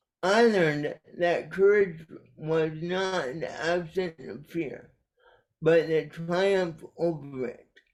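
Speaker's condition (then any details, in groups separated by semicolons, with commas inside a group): Cerebral palsy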